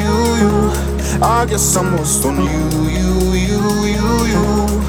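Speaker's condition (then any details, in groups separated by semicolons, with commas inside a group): No condition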